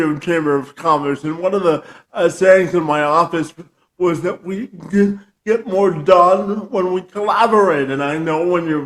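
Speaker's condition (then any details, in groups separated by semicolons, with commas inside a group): Cerebral palsy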